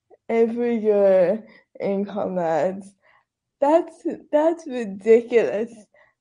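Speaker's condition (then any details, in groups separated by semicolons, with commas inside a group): Cerebral palsy; quadriplegic, wheelchair user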